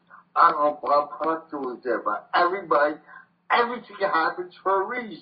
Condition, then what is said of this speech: Tracheostomy. On one hand, it saved my life, but on the other hand, it gave me this voice challenge.